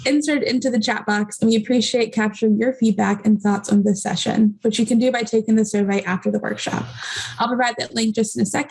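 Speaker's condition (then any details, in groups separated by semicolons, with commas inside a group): No condition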